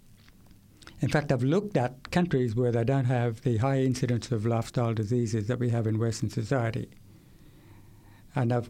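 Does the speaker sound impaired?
Yes: profound deafness; profound deafness acquired at age 8 after language acquisition, not born deaf; profound hearing loss for many years, struggles in difficult listening situations; speaks orally, language acquired before hearing loss.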